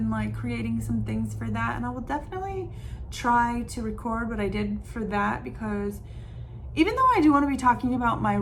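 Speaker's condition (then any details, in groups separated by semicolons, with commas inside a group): No condition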